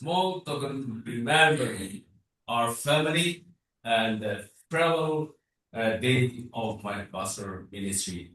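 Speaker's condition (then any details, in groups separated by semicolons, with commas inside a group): No condition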